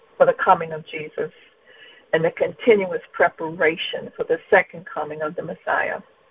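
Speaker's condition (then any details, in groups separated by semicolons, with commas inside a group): No condition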